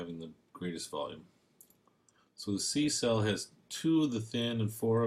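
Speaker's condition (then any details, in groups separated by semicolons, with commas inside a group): No condition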